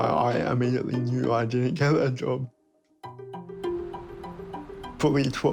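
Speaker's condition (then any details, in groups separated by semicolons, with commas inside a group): Cerebral palsy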